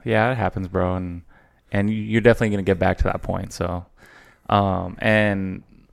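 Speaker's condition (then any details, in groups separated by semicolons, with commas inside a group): No condition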